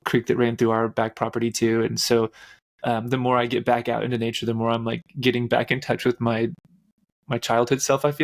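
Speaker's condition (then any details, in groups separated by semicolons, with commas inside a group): No condition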